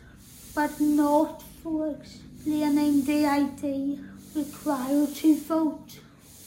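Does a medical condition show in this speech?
Yes: tracheostomy and ventilator dependent; paralysed from neck down.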